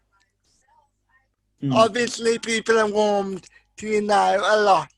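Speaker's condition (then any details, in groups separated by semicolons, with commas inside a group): Cerebral palsy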